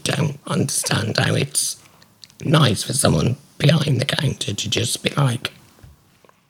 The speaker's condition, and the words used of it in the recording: Laryngectomy. Because when I talk, I essentially stop breathing, so I've got to navigate air and talk.